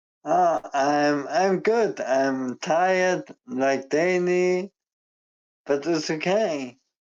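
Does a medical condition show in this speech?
Yes: ALS.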